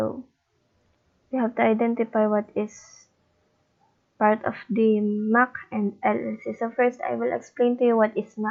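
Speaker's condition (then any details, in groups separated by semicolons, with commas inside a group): No condition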